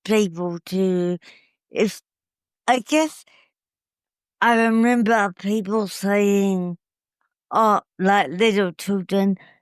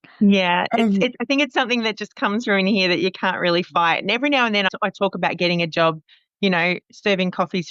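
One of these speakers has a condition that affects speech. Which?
The first: cerebral palsy; caused by breathing stoppage after birth, uses wheelchair; coma after failed hip operation, long rehabilitation; tracheostomy, no voice one year, voice regained.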